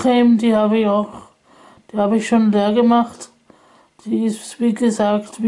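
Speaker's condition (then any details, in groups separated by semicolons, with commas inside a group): Spasticity from birth; multiple sclerosis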